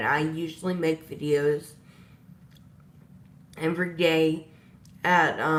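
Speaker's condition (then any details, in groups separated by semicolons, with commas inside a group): Disability causing slurred speech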